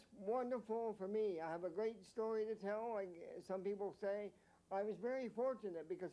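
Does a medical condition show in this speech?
Yes: mild cerebral palsy.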